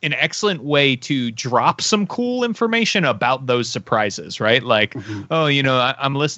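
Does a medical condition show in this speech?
No.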